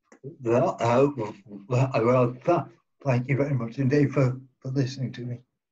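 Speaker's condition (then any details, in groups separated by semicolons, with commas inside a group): Cerebral palsy; present from birth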